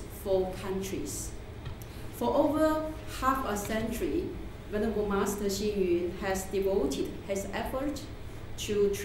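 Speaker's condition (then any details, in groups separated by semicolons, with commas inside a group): No condition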